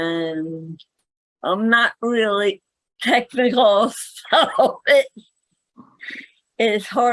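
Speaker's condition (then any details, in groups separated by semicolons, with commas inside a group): Cerebral palsy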